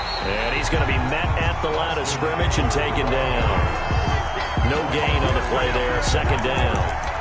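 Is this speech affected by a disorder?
No.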